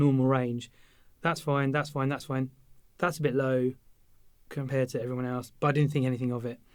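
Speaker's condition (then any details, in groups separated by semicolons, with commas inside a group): No condition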